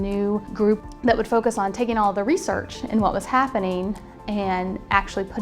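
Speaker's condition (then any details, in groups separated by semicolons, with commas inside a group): No condition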